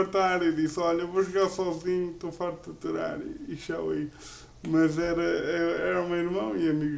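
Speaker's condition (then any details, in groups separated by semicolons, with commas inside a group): Cerebral palsy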